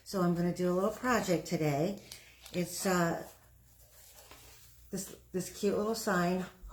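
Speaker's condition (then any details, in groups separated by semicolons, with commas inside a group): No condition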